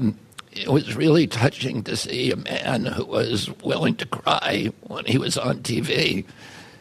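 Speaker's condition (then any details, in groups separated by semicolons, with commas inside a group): Spasmodic dysphonia; titanium bridge between vocal cords in Japan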